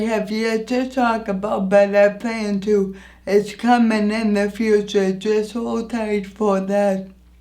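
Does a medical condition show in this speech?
Yes: anoxic brain injury; injury affects voice.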